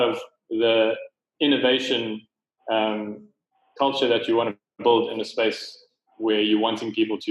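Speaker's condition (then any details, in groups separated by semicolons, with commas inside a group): No condition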